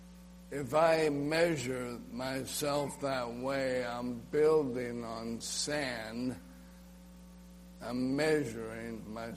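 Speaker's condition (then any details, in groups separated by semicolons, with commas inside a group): ALS; diagnosed last summer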